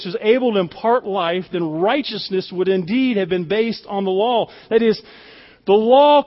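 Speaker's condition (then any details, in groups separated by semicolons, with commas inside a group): No condition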